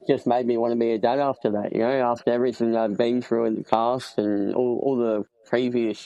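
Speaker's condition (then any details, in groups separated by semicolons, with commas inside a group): Cleft palate; congenital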